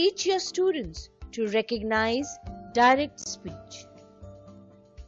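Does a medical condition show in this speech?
No.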